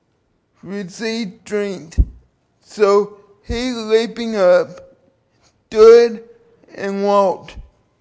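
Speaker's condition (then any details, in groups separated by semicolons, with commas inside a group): Cerebral palsy; from birth, due to birth complications, 37 years since onset, carried by parents and friends since birth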